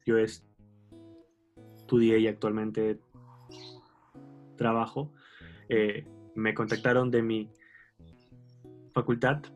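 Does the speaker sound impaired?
Yes: stuttering; adult stuttering; works on communicating with less struggle, stutters openly while speaking; blocks and disfluencies, difficulty saying presente at roll call, sound repetitions; here blocks.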